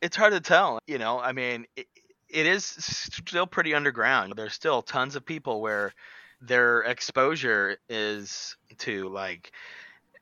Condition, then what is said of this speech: Stuttering. Yeah, like it'll pop up from now and then.